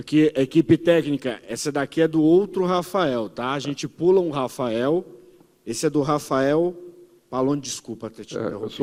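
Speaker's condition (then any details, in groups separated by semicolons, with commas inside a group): No condition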